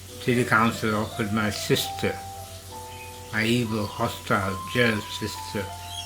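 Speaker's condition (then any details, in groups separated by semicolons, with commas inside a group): Parkinson's disease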